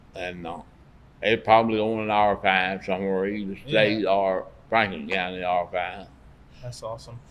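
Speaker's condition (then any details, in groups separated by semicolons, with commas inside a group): Parkinson's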